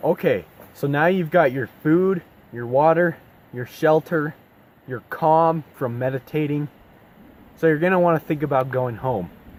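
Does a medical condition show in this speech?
No.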